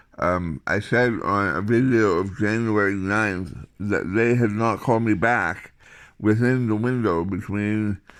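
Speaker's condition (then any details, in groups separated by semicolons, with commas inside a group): Tongue cancer surgery, tongue graft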